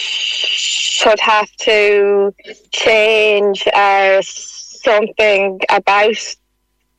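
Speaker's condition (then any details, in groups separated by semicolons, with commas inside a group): Stutter; stutter since about age 3, childhood speech therapy without benefit, adult speech program, costa breathing helped; affected from teenage years, worsened over years, struggles to get words out, stutters on phone; prolonged sounds, blocks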